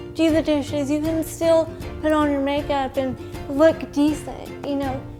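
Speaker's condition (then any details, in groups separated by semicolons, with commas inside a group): Cerebral palsy; from birth, uses walker; 18 years old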